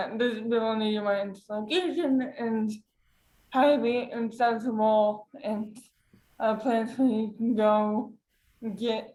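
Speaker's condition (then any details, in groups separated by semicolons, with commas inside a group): Cerebral palsy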